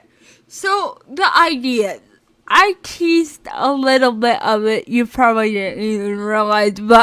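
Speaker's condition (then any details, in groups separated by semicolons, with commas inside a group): Spastic cerebral palsy, mixed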